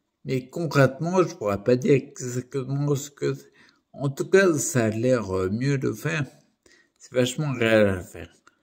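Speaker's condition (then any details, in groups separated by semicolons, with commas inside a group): Primary progressive multiple sclerosis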